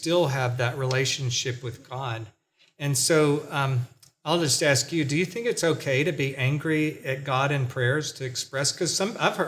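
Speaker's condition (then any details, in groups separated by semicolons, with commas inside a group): No condition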